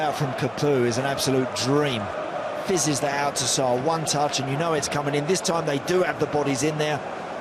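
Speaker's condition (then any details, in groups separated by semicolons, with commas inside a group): No condition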